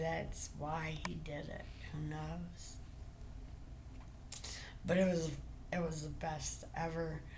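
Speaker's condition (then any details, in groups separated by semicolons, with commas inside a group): Brain injury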